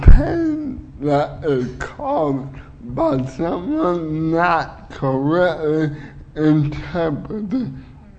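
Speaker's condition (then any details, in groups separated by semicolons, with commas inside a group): Cerebral palsy; uses wheelchair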